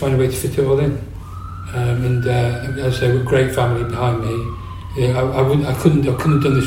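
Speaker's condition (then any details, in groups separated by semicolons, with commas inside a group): Parkinson's disease; quieter, mumbles a lot, new since onset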